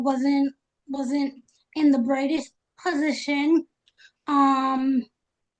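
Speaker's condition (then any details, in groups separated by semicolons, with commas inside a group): Cerebral palsy, spastic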